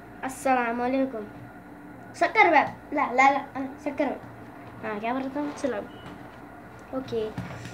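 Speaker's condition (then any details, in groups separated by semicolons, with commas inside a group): No condition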